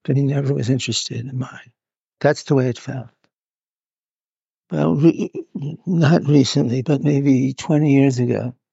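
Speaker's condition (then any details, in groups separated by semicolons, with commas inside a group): Parkinson's; hidden in early stages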